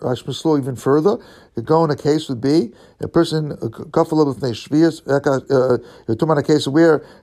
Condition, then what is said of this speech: None; typical speech.